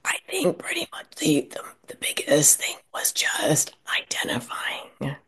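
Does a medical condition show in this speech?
Yes: spasmodic dysphonia; neurological voice disorder, Vocal cord spasms seen on nasal scope, onset at speaking panel, cause unclear; year and a half since diagnosis, Vocal therapy, Jim Bostock's Vocal Freedom Program, LA support group; voice dried then lost, vowels hard, at worst inaudible, hard to talk and breathe, long whispering.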